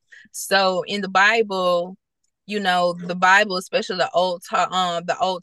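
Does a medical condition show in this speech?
No.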